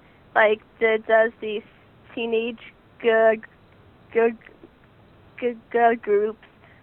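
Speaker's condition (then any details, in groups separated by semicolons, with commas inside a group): Stuttering; stuttering since beginning to talk, speech therapy with own speech therapist; about 18, starting college, therapy every two weeks, summer three-session intensive, Friends National Association; needs extra time to speak, letters to teachers, friends avoid filling in words; repeated sounds, blocks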